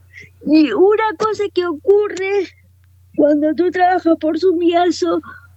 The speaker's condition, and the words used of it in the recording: Cerebral palsy. Lo que os dificulta es la movilidad y, por ejemplo, el habla, ¿verdad?